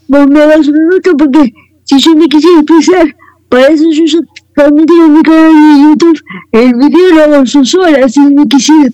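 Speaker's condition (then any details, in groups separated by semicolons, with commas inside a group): Cerebral palsy; wheelchair user, some leg movement, more mobility as child, never walked with canes, needs assistance; no seizures, no medication; voice and way of speaking affected by cerebral palsy, per host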